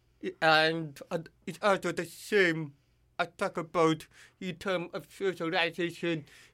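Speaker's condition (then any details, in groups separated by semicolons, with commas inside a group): Hearing loss with cochlear implant; cannot judge own voice, distorted when yelling at high volume, relies on others' volume feedback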